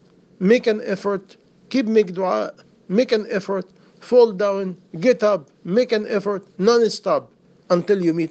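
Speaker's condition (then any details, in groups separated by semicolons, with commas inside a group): No condition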